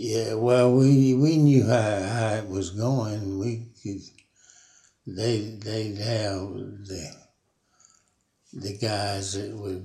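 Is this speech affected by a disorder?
Yes: Parkinson's disease; never broken a bone.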